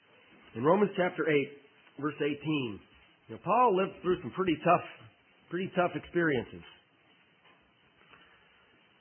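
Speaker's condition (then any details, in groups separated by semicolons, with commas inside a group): No condition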